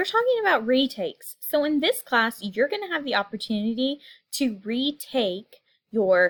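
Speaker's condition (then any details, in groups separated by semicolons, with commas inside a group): No condition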